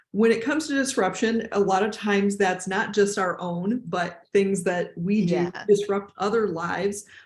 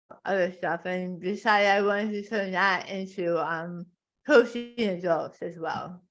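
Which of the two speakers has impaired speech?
The second: tongue cancer; stage four tongue carcinoma, half tongue removed; one year post surgery, radiation and chemotherapy; voice changed and abnormal, tracheotomy affected speech, past feeding tube.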